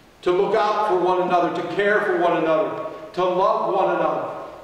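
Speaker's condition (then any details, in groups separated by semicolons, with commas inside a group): No condition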